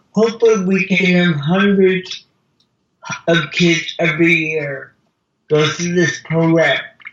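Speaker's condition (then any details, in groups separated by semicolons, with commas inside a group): Cerebral palsy; wheelchair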